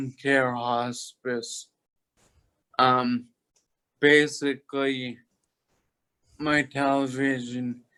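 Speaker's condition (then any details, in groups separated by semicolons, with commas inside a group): Toxic leukoencephalopathy, locked-in syndrome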